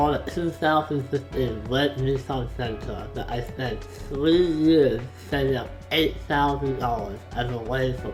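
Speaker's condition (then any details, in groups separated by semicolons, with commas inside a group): Facial palsy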